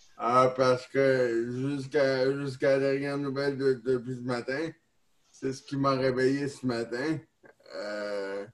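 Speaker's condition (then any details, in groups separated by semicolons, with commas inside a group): Neonatal cerebral palsy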